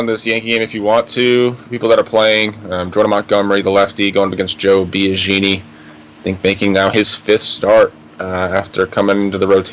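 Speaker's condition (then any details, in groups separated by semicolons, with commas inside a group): No condition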